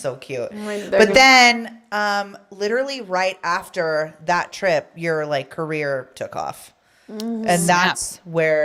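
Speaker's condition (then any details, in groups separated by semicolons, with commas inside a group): No condition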